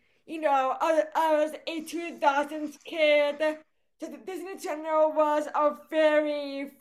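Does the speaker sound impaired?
Yes: cerebral palsy; electric wheelchair for travel.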